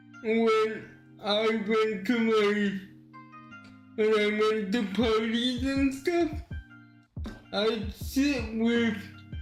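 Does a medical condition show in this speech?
Yes: cerebral palsy.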